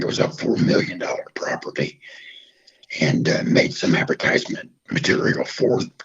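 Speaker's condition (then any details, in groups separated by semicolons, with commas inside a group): Throat cancer, half voicebox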